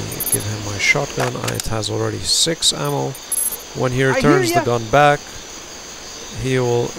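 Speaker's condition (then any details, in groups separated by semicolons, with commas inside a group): No condition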